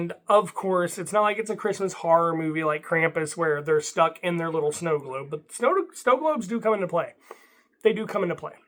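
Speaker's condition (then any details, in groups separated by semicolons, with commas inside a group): No condition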